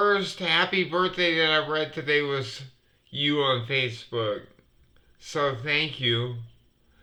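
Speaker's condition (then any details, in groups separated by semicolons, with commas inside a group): Multiple sclerosis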